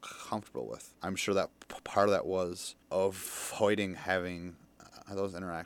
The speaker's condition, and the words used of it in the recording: Stuttering. But then when I do that, I stutter on the F, and then I don't stutter on the mover part.